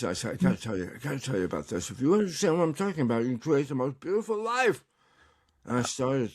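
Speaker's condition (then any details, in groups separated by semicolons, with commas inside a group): Tongue cancer; recovering, tongue exercises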